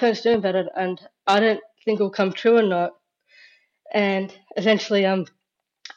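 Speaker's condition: Down syndrome

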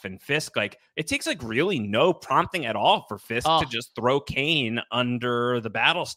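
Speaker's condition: No condition

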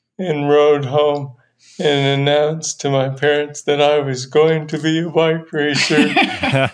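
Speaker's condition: Parkinson's; young onset Parkinson's, first sign tremor, unable to hold microphone, unsteady on feet; voice audibly affected now, earlier slowed speech, trouble speaking English some days, voice problems limit storytelling

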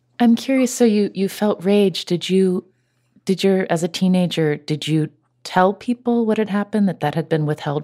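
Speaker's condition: No condition

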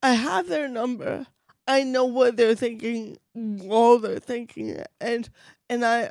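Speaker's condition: Cerebral palsy, mild; voice affected

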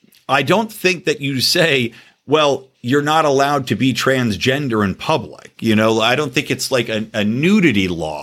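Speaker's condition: No condition

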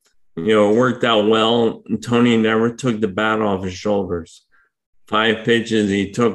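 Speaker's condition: ALS; hard to speak for long periods right now

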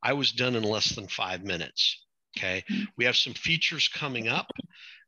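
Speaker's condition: No condition

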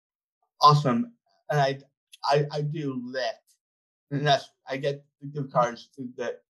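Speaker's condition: Down syndrome; 25-year-old man

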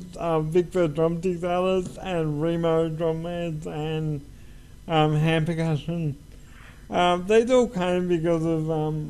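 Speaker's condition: Cerebral palsy; uses wheelchair

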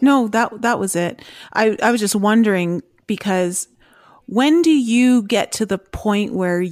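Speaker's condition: No condition

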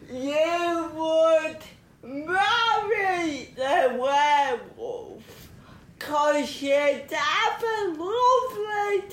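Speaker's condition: Cerebral palsy

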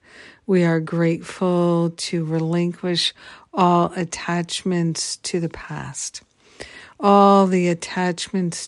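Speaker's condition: No condition

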